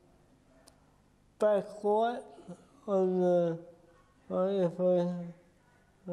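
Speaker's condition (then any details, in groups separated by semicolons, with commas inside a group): Cerebral palsy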